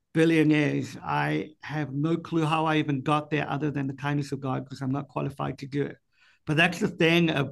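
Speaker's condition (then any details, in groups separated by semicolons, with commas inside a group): Cleft palate; speech impediment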